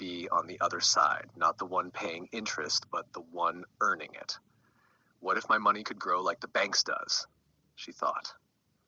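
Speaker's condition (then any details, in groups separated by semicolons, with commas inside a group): No condition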